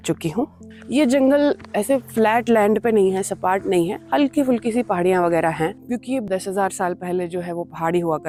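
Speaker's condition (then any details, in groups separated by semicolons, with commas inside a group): No condition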